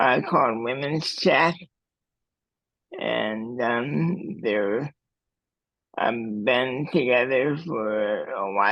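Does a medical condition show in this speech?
Yes: cerebral palsy.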